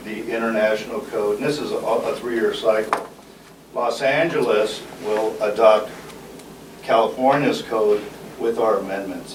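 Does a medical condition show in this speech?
No.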